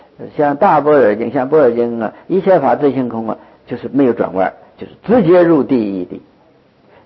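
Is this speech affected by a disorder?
No.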